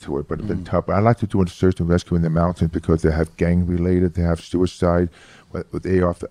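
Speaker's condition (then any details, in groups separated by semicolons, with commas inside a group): Hearing loss; lost about 75% of hearing close to birth, severe childhood speech impediment, left ear surgery; about 5 years since ear surgery, no hearing aid in left ear now; formerly severe monotone speech, inflection improved by studying phonetics, New York accent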